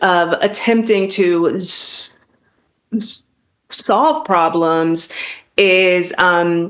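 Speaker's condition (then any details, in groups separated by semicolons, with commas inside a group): Stuttering; lifelong stuttering; long-standing fear of talking, past avoidance of carrying conversations, stuttering held back career; prolonged sounds, blocks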